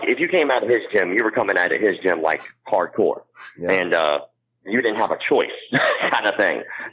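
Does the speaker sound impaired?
Yes: cleft palate; congenital cleft palate.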